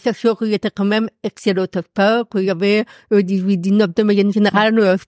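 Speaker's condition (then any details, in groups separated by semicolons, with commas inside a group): Profound congenital deafness; accent from deafness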